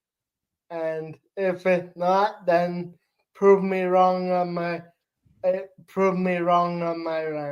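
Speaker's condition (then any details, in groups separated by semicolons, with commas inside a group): Cerebral palsy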